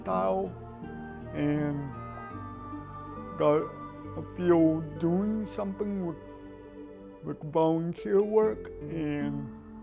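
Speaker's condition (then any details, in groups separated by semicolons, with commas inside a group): Cerebral palsy; oxygen loss at birth, three months premature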